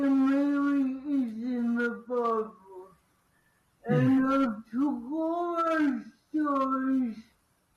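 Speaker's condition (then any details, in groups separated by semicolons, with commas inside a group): Cerebral palsy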